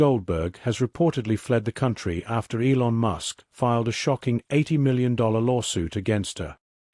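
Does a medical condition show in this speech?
No.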